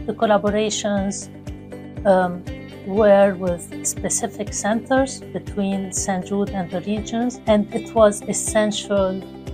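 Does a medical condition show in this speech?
No.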